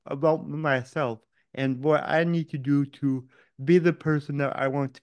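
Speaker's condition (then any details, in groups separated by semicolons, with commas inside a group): Cerebral palsy; born without heartbeat or breathing, revived, oxygen loss brain damage, diagnosed age one, physical only; physical challenges, mentally unaffected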